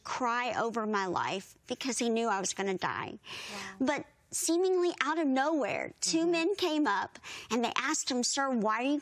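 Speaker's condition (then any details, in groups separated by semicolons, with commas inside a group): Bilateral cleft lip and palate; congenital severe bilateral cleft lip and palate, born in Guatemala mountains, unable to nurse as newborn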